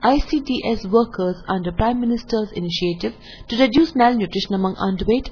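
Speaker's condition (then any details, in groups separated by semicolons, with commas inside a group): No condition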